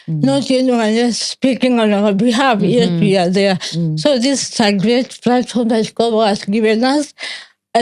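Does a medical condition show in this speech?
Yes: cerebral palsy.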